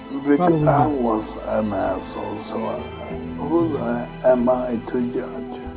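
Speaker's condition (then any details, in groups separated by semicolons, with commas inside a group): Multiple sclerosis; progressive form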